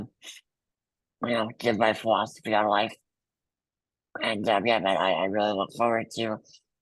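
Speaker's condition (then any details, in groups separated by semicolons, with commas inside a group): Muscular dystrophy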